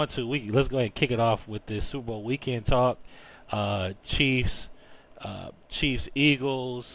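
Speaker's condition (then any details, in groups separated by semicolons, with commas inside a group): No condition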